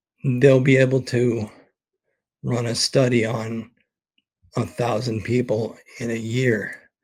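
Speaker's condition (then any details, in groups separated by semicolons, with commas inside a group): ALS; expects to lose voice very soon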